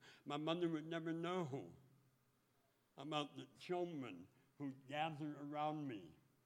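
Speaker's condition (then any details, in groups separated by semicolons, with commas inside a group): Speech impediment; speaks publicly with new voice as motivational speaker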